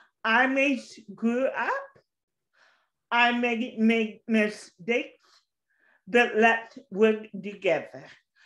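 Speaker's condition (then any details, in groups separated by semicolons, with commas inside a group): Cerebral palsy; since birth, walks with walker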